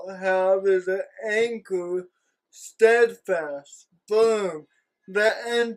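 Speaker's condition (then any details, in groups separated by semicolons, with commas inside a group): Cerebral palsy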